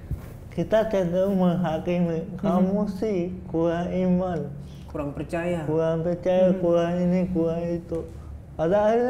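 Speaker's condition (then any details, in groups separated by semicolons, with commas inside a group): Cerebral palsy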